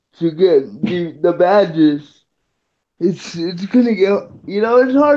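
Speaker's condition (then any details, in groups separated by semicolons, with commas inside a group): Cerebral palsy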